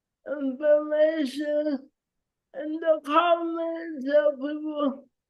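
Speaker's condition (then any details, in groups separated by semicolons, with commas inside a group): Cerebral palsy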